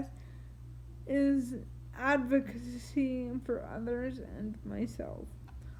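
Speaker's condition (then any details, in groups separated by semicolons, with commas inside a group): Triplegic cerebral palsy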